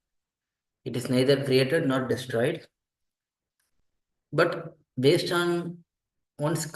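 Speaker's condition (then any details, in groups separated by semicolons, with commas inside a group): No condition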